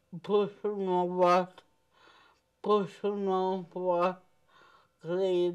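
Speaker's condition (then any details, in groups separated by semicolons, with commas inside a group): Cerebral palsy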